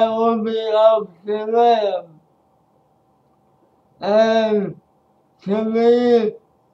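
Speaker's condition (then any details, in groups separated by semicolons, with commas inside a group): Speech impairment after birth surgery; cleft palate repaired surgically after birth, cerebral palsy, seizures; speech impairment from cleft palate and its surgery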